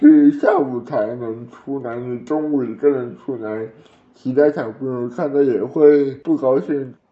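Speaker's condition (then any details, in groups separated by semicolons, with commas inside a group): Cerebral palsy; childhood drooling from delayed saliva swallowing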